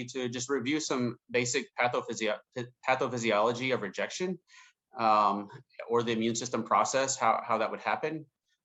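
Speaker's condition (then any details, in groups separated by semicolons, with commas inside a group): No condition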